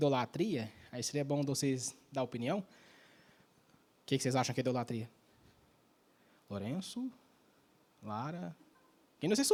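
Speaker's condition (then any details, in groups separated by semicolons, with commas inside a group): No condition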